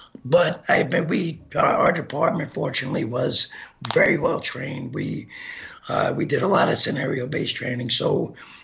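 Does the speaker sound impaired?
Yes: gunshot injury to voice box; bullet still lodged behind carotid artery, from Oak Creek Sikh temple shooting.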